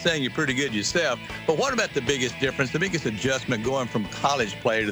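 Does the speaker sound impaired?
No.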